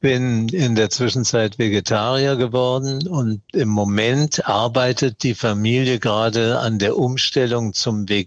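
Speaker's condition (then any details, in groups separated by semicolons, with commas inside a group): Parkinson's disease; mild course, ongoing tremor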